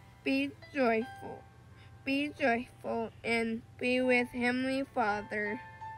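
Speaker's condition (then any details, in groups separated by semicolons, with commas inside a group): Cerebral palsy; affects muscles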